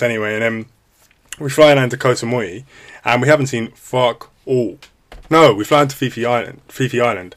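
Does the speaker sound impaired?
No.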